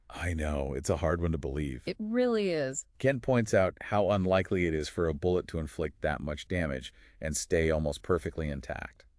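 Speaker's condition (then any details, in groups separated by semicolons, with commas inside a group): No condition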